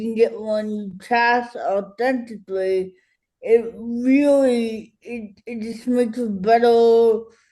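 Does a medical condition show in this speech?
Yes: cerebral palsy; affects speech and fine motor skills; speech harder to understand.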